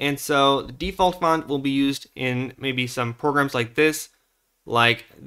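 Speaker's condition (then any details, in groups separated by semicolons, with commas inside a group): No condition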